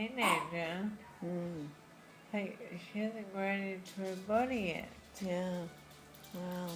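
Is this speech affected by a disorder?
Yes: Friedreich's ataxia; diagnosed in childhood.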